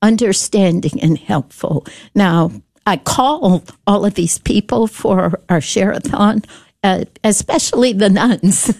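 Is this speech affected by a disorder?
Yes: spasmodic dysphonia; brain condition, muscles miscoordinate, care at UT Health Science Center, speech therapists; uses speech therapy techniques, careful breathing to project voice; voice problem, speech gets out of whack, still able to speak if careful.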